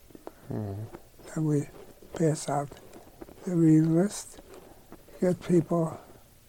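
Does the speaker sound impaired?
Yes: ALS; ALS diagnosed by specialist neurologist, breathlessness near Charles River Boston, walking problems.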